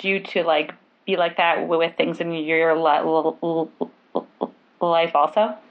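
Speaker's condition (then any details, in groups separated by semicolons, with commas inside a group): Stuttering; therapy over past 3 years: fluency shaping, stuttering modification, voluntary stuttering, subway talks with strangers; stutters while ordering; repeated sounds, prolonged sounds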